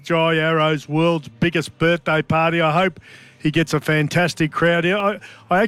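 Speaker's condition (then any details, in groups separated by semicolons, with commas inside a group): No condition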